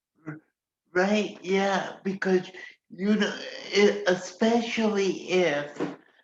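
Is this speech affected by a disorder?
Yes: cerebral palsy.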